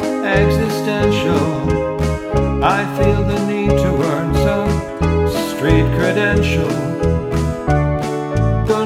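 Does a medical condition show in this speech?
No.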